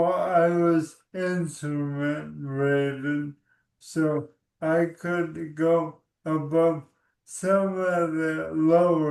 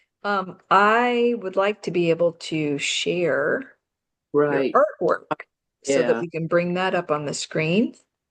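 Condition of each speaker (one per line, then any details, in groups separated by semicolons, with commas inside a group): ALS; about 2 years since diagnosis, physical, occupational, speech therapy
No condition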